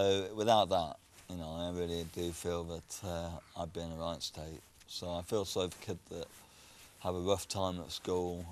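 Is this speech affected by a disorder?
Yes: cerebral palsy; bad wobble since childhood; speech defect since childhood.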